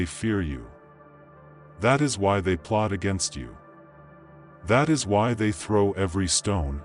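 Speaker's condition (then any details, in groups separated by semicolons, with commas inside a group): No condition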